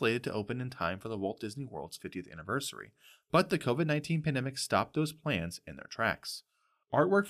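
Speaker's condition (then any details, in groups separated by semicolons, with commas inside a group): No condition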